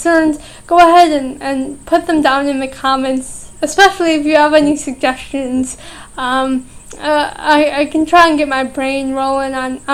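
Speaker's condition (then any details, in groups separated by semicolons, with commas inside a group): Cerebral palsy, mild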